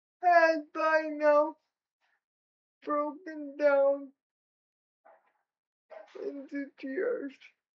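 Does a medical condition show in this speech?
Yes: cerebral palsy.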